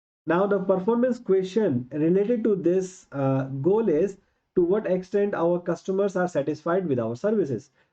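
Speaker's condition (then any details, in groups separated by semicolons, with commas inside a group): No condition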